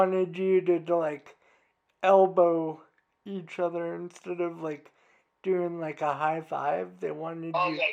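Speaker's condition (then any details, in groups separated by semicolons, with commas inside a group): Cerebral palsy; from birth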